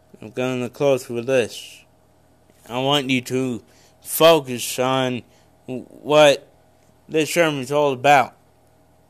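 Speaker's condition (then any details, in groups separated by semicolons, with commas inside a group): Cerebral palsy; no known medical cause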